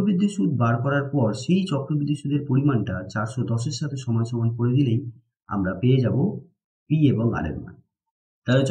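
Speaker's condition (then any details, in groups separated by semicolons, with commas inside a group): No condition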